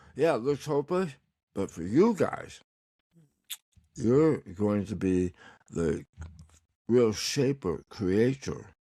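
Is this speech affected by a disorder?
Yes: tongue cancer; partial tongue removal, tongue paralyzed by tumor.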